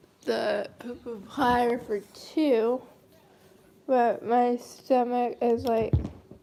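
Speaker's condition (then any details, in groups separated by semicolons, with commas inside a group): Cerebral palsy, mild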